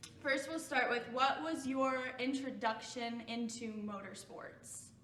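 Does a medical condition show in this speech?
No.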